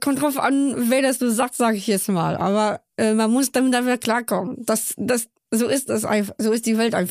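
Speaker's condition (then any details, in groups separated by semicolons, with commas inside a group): Down syndrome; congenital, born in Köln, chromosome 21 present three times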